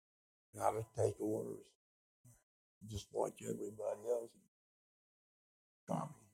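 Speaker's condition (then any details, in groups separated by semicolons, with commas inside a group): Speech impediment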